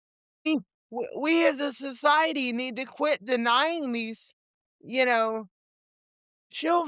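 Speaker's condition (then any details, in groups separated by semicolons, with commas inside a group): Cerebral palsy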